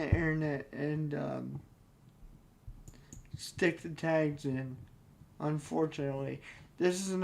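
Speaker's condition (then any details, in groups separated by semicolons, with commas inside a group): Cerebral palsy; only one hand usable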